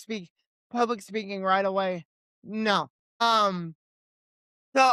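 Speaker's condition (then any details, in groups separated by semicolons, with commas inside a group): Cerebral palsy; limited mobility, legs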